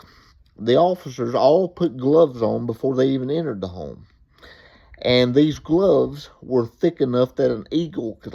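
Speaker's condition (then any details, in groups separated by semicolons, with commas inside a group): Cerebral palsy; uses wheelchair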